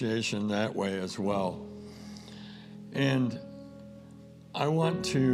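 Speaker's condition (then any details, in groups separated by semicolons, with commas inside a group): ALS; diagnosed almost two years ago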